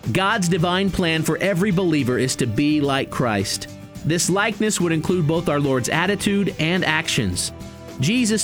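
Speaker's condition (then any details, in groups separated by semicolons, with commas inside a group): No condition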